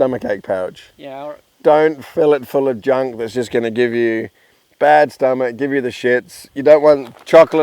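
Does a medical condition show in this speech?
No.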